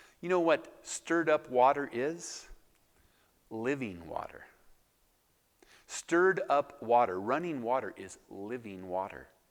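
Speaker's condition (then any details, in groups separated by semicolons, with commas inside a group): No condition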